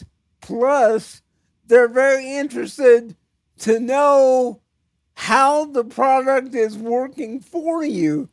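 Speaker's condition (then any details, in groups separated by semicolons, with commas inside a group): Cerebral palsy; types with one finger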